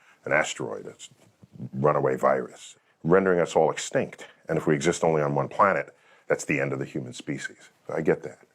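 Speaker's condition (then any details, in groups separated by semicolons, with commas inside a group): No condition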